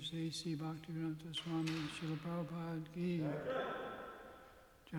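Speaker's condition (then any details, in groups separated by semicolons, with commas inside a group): Parkinson's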